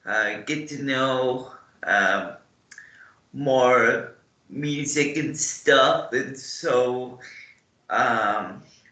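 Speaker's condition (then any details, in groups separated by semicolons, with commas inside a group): Cerebral palsy; morning medication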